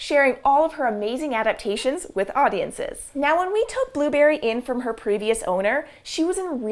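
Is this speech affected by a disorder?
No.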